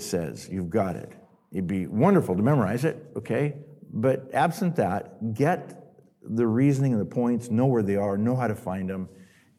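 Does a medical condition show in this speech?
No.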